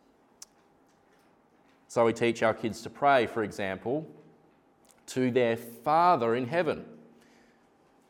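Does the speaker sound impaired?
No.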